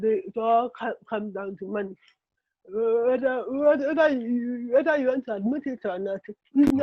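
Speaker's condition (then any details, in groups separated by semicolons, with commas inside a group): Cerebral palsy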